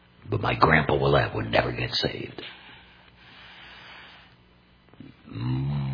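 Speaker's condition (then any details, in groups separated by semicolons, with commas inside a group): Total laryngectomy; may sound painful to listeners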